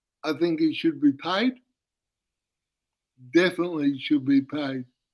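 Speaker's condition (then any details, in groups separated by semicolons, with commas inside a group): Cerebral palsy; uses wheelchair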